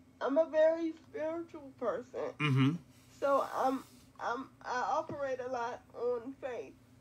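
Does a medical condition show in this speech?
Yes: quadriplegic cerebral palsy.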